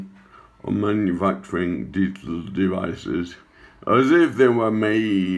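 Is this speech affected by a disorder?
Yes: acquired brain injury, ataxia.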